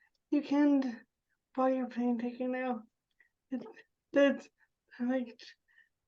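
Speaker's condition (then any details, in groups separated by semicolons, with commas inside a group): Cerebral palsy; spasticity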